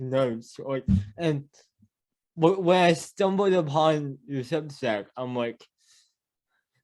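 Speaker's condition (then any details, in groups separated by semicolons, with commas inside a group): Cerebral palsy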